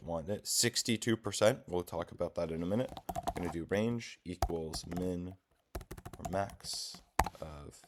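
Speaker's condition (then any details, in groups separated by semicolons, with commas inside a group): No condition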